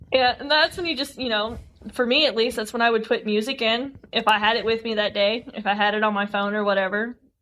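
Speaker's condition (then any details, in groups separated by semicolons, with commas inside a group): No condition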